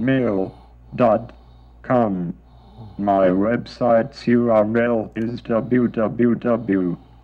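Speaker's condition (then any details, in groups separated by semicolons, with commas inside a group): Traumatic brain injury; injury at age 10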